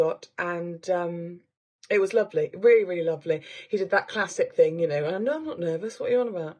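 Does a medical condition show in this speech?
No.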